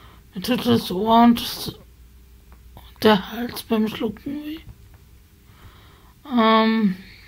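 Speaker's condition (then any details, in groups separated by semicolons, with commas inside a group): Spasticity from birth; multiple sclerosis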